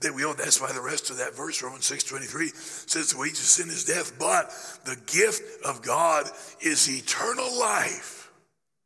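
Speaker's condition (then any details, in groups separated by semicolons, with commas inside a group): Laryngeal cancer after radiation, growth on voice box treated with radiation and chemotherapy; voice gaining strength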